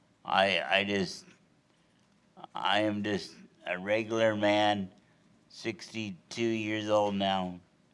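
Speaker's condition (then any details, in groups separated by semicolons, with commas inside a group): Cerebral palsy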